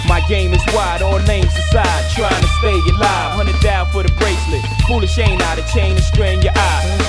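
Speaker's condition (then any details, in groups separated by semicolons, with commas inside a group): No condition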